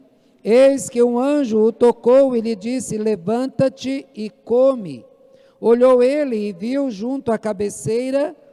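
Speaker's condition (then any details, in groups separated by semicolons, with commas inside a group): No condition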